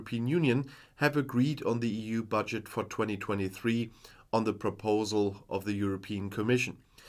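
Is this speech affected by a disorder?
No.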